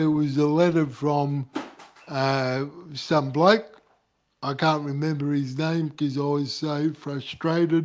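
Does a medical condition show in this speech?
Yes: cerebral palsy.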